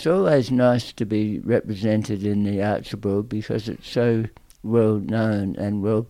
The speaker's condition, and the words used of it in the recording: Tongue cancer surgery. But you'll also hear of his challenges, one being diagnosed with aggressive tongue cancer, which has also affected his speech.